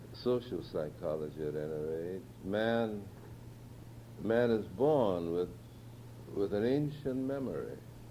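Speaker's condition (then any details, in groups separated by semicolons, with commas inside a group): No condition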